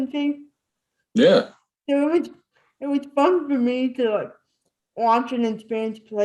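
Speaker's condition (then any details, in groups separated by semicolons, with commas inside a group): Spastic cerebral palsy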